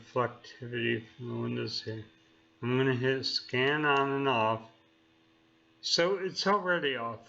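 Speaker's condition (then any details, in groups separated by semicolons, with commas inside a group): Neurological disease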